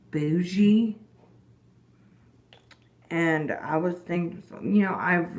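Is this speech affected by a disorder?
Yes: disability causing slurred speech.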